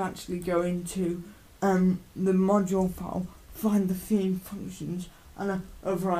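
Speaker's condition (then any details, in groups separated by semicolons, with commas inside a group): Cerebral palsy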